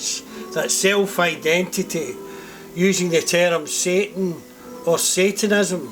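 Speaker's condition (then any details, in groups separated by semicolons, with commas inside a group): No condition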